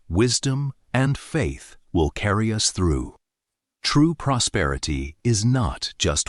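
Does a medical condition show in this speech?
No.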